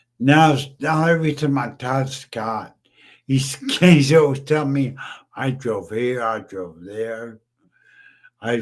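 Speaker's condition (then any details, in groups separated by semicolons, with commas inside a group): Brain injury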